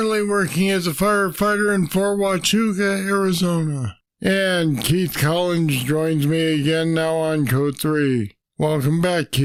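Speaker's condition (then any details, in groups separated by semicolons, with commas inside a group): Parkinson's disease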